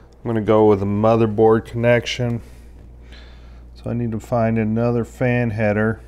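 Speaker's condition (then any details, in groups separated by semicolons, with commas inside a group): No condition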